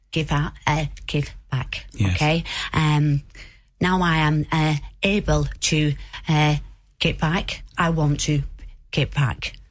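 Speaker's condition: Aphasia; relearned talking at Cork hospital, word-finding difficulty, hesitant, breaks off, needs time

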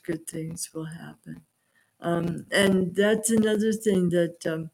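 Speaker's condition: Aphasia; occupational and outpatient therapy

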